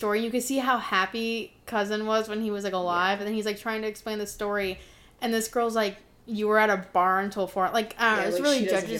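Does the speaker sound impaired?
No.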